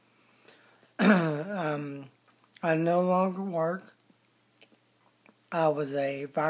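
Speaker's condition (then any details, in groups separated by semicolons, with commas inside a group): ALS; onset right hand and wrist weakness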